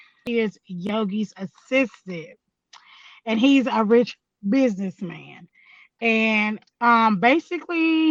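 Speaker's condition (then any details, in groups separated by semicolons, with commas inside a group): No condition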